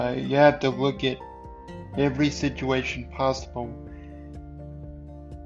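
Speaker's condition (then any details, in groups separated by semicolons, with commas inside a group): Cerebral palsy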